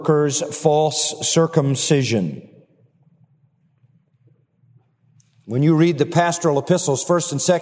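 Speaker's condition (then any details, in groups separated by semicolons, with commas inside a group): No condition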